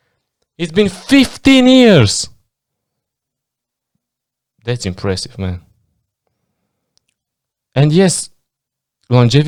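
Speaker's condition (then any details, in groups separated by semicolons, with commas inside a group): No condition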